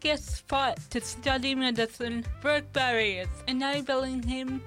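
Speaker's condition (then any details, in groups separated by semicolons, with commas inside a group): Cerebral palsy; present from birth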